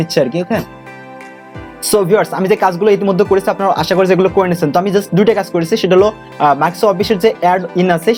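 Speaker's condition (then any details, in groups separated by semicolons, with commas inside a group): No condition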